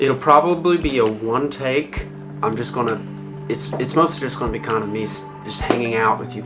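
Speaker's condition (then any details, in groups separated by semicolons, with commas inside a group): No condition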